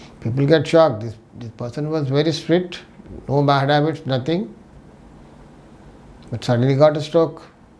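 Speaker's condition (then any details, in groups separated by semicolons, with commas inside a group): No condition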